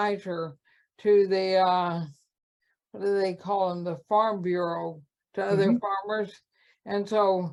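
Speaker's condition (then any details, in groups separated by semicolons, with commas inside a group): ALS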